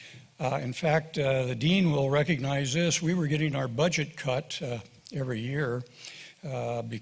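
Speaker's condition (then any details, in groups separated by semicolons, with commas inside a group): No condition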